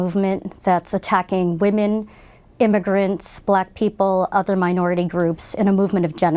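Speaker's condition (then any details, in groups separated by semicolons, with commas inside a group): No condition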